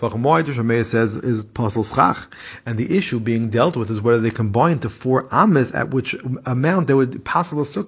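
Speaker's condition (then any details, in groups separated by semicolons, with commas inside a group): No condition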